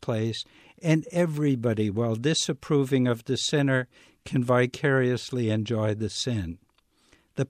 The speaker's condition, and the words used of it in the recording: None; typical speech.